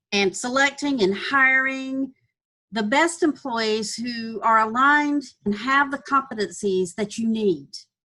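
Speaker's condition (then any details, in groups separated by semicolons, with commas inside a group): No condition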